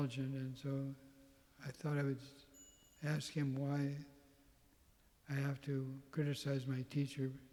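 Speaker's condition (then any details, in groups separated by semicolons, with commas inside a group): Parkinson's; tremor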